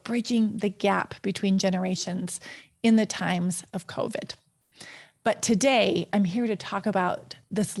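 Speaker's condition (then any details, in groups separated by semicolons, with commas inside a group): No condition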